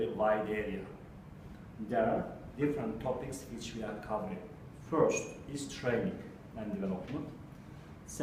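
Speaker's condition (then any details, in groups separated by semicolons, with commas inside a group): No condition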